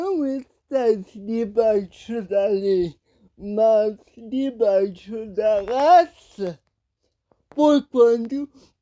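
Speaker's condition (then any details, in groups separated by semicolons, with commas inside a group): Paralysis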